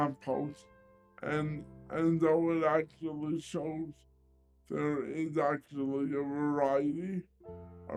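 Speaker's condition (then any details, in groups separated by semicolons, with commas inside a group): Cerebral palsy; limited hand dexterity; uses wheelchair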